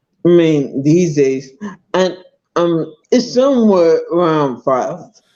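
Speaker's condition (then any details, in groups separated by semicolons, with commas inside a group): Multiple sclerosis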